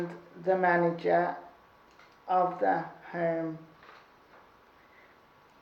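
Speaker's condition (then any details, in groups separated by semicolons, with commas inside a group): Cerebral palsy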